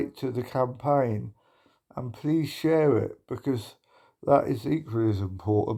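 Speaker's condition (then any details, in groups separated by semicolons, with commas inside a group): Motor neuron disease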